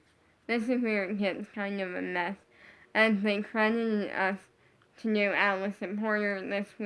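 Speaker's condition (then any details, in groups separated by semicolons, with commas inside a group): Brain injury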